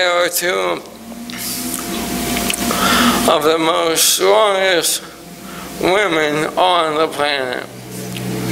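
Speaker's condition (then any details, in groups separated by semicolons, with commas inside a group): ALS; recently diagnosed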